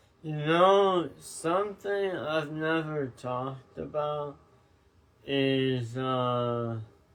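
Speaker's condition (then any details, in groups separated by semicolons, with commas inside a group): Tongue cancer surgery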